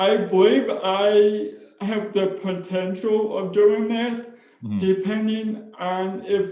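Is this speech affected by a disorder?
Yes: spastic cerebral palsy; speech impairment.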